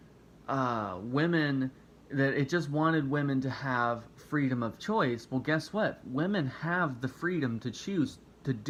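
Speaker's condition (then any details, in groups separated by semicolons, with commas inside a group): No condition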